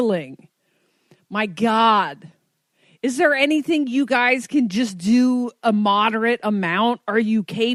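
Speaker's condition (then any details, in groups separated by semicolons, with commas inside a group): No condition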